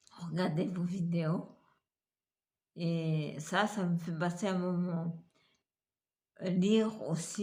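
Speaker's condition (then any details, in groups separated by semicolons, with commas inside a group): Multiple sclerosis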